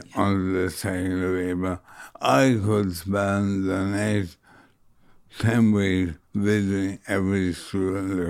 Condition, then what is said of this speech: ALS (motor neuron disease). I walked in here this morning scared out of my wits that my voice wouldn't hold up – it is amazing, it has held up